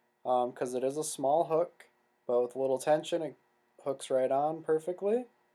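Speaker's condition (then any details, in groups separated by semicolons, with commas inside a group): No condition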